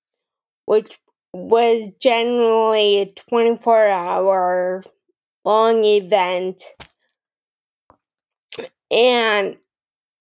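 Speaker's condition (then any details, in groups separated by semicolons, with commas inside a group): Friedreich's ataxia; unsure if still mild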